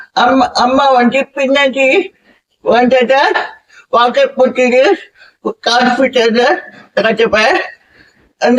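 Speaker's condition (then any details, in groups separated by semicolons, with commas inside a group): Cerebral palsy; gait training, walks alone with walker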